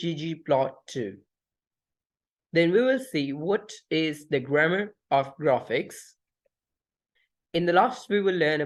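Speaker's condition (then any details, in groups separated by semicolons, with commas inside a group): No condition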